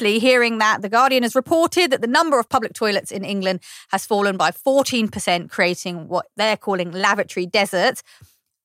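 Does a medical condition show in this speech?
No.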